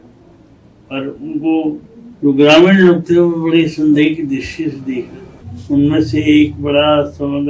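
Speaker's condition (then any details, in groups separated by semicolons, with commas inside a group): Cerebral palsy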